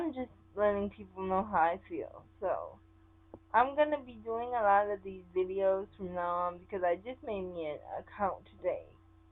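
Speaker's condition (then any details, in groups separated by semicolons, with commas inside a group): Cerebral palsy; sometimes affected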